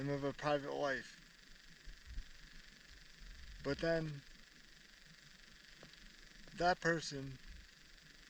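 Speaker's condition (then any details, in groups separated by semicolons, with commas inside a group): Cerebral palsy, spastic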